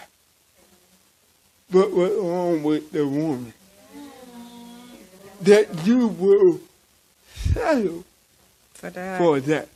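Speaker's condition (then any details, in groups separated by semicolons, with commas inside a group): Cerebral palsy; from birth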